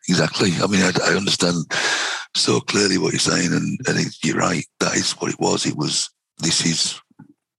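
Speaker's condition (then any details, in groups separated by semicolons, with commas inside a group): Vocal cord cancer, head and neck cancer, right vocal cord; right vocal cord carcinoma, stage three, 50 mm tumour, onset about 51, debulked not excised, chemoradiotherapy; normal voice kept, earlier voice croaky, weak, vanishing, breathing restricted, night choking, difficult intubation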